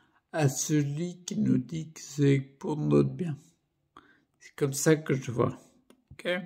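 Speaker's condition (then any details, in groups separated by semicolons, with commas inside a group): Primary progressive multiple sclerosis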